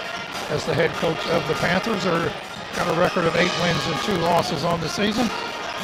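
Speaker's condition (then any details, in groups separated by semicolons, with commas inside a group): No condition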